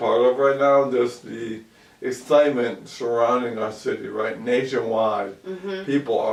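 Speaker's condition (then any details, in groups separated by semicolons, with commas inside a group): ALS; about 2 years since onset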